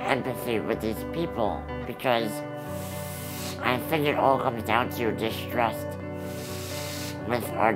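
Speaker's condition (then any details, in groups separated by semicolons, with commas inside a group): Muscular dystrophy; decreased lung function; needs caregivers at home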